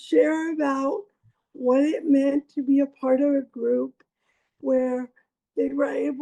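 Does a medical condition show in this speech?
Yes: cerebral palsy; lifelong, childhood surgeries.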